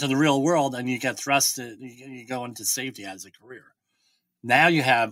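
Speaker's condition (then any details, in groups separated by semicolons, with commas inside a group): Bilateral cleft lip and palate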